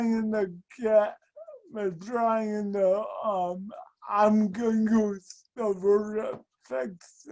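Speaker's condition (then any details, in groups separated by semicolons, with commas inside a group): Speech and mobility impairment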